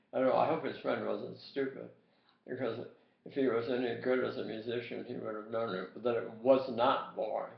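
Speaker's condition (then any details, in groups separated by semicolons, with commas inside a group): Tongue cancer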